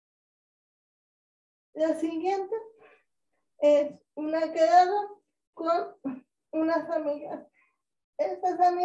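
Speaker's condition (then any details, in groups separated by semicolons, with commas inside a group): Cerebral palsy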